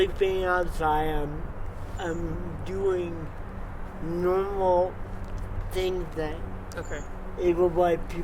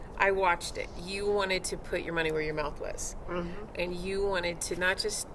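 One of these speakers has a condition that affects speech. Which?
The first: cerebral palsy; from birth, wheelchair.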